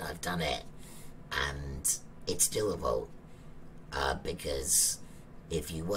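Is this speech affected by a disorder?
Yes: laryngectomy; trachea partly removed.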